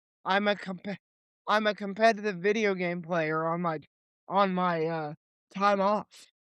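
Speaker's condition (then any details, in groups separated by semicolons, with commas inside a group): Cerebral palsy; limited mobility, legs; age 28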